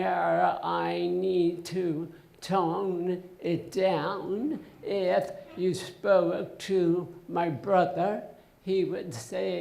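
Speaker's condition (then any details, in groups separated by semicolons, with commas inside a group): Essential tremor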